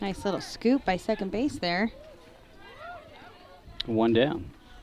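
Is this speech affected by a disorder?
No.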